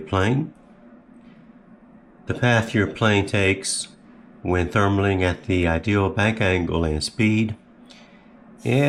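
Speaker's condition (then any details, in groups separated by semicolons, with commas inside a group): No condition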